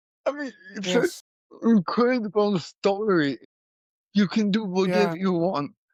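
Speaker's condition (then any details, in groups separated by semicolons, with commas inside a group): Cerebral palsy; poor speech as a child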